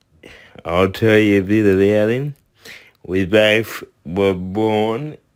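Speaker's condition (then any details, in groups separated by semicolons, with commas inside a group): Cerebral palsy; from birth, tight muscles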